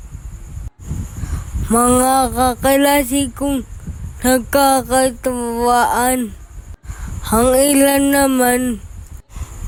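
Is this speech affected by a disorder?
Yes: cerebral palsy; affects hands, cannot write.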